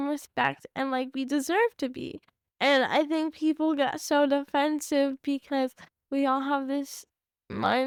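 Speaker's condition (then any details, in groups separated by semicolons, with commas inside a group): Cerebral palsy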